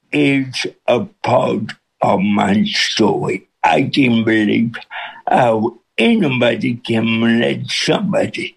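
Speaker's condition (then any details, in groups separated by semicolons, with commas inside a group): Cerebral palsy with speech impediment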